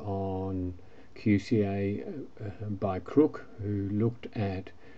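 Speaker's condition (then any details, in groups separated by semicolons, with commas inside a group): No condition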